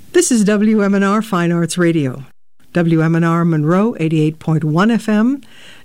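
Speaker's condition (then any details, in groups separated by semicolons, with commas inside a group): No condition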